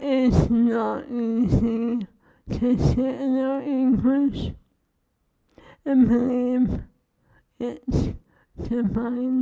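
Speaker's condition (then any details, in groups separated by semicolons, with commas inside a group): ALS; cannot eat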